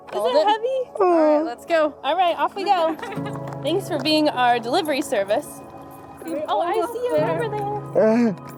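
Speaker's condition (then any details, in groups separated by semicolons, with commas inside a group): No condition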